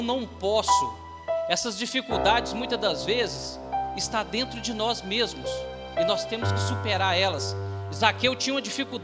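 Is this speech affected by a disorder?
No.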